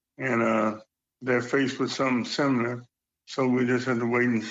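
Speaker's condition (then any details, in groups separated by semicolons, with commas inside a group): Parkinson's; Parkinson's disease for quite a while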